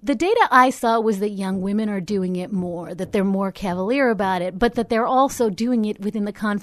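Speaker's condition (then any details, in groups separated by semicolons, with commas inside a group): No condition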